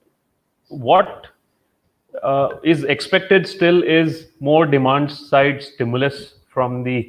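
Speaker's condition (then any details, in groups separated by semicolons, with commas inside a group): No condition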